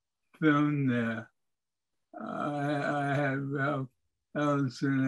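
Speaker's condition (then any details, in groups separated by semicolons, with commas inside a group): Parkinson's disease; affects handwriting; symptoms five years before diagnosis, speech and physical therapy; throat muscles affect speech and swallowing, possibly deadpan delivery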